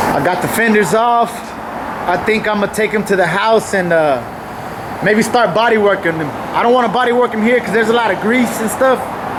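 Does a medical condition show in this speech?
No.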